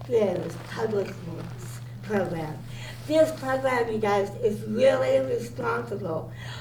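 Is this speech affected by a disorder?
Yes: cerebral palsy.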